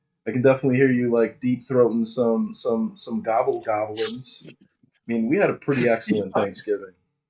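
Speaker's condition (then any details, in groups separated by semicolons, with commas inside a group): No condition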